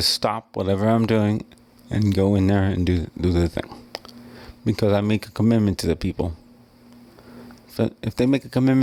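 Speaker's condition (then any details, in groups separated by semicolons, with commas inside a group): Cerebral palsy; wheelchair user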